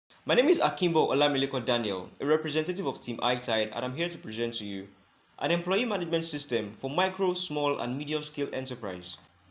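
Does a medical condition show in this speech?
No.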